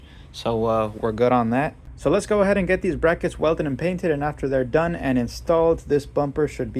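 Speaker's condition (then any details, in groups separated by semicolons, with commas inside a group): No condition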